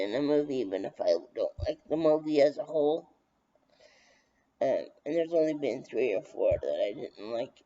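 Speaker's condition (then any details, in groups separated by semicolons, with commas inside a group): Brain injury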